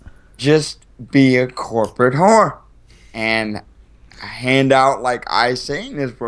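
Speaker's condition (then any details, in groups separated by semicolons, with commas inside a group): Cerebral palsy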